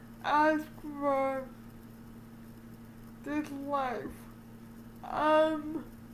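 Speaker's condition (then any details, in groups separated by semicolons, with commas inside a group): Cerebral palsy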